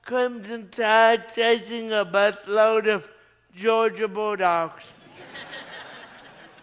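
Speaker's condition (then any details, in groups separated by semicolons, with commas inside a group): Cerebral palsy; allow straightening arm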